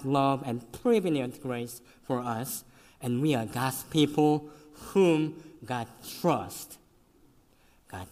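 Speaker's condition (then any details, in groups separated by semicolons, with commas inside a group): Cleft lip and palate; congenital, severe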